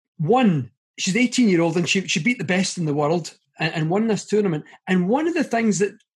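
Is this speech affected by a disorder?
No.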